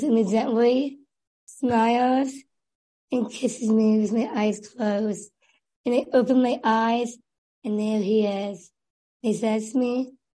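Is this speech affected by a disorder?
Yes: Down syndrome; developmental disability from birth, differences in fine and gross motor skills and living independently; age 23.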